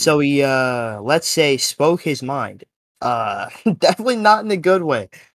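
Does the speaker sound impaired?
No.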